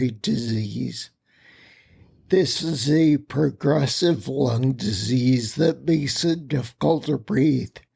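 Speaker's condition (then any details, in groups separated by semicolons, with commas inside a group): Spinocerebellar ataxia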